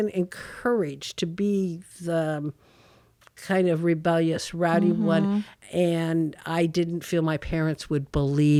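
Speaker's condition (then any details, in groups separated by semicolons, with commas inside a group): No condition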